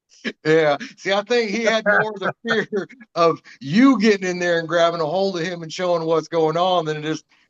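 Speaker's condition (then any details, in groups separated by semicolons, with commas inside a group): No condition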